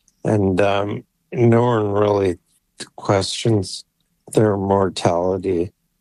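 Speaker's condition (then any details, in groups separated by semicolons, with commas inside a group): ALS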